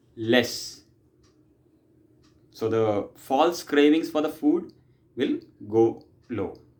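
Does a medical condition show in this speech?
No.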